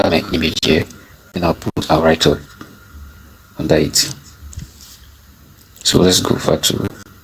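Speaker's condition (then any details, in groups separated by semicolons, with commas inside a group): No condition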